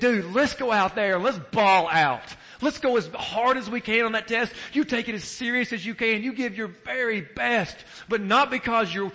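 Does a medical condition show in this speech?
No.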